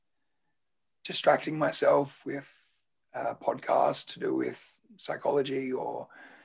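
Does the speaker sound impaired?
Yes: laryngeal cancer; raspy voice led to diagnosis, voice still wrecked for a while, swallowing painful during radiotherapy.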